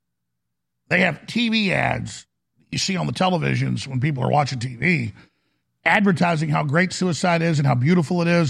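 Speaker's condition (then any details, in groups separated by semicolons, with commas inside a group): No condition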